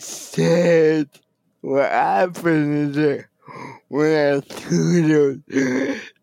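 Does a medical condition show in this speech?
Yes: cerebral palsy; speech affected by cerebral palsy, others worried listeners would not understand.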